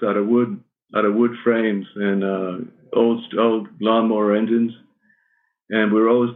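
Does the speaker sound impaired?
Yes: Parkinson's; sometimes shaking, voice shakier than usual at recording; shaky voice, may stumble on words.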